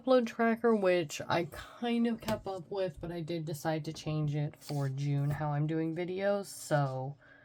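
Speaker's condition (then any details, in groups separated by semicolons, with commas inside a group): No condition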